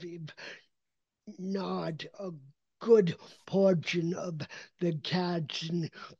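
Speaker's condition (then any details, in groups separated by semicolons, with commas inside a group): Cerebral palsy; calm voice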